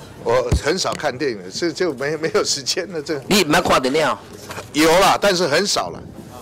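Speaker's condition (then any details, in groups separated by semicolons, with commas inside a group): No condition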